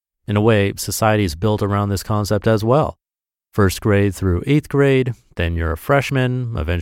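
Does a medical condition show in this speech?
No.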